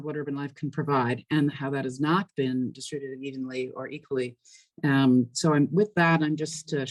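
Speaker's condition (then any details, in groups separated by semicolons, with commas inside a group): No condition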